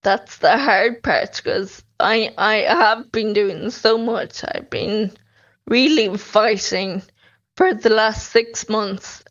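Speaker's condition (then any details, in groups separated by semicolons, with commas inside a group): Friedreich's ataxia; drug treatment refused, campaigning for access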